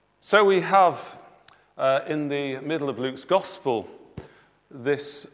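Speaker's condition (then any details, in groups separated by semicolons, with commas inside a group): No condition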